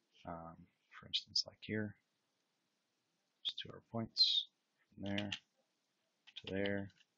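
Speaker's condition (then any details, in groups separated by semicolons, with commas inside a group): No condition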